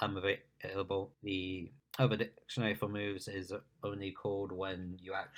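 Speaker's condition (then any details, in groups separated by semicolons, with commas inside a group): No condition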